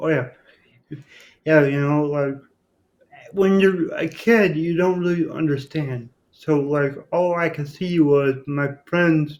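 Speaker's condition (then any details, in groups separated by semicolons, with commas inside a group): Cerebral palsy; from birth, birth asphyxia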